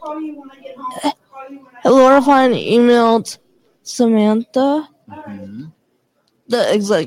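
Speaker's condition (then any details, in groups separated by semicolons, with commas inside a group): Cerebral palsy and dystonia; from birth, born 3 months premature, lack of oxygen to cerebellum, with dystonia causing muscle stiffness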